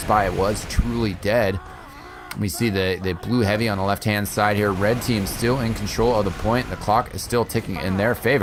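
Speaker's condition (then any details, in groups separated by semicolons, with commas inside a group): No condition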